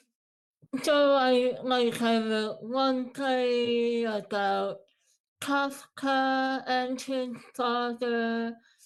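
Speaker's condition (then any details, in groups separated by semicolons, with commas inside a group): Moebius syndrome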